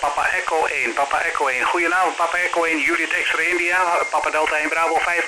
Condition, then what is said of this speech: No condition.